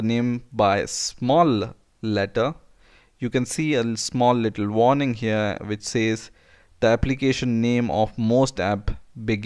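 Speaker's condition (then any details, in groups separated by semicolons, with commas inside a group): No condition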